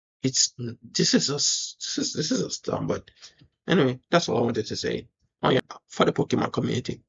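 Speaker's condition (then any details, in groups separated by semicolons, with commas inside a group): No condition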